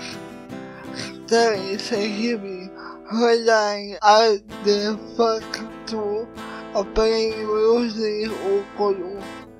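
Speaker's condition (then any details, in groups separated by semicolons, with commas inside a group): Cerebral palsy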